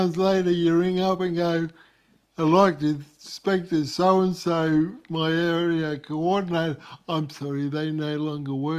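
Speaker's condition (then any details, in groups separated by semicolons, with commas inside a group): Cerebral palsy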